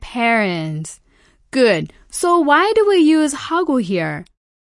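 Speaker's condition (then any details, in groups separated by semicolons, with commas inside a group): No condition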